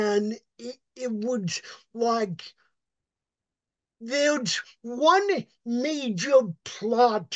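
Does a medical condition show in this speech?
Yes: cerebral palsy; uses walker and wheelchair.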